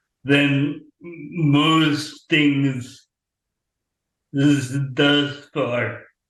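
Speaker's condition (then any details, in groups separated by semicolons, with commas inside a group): Traumatic brain injury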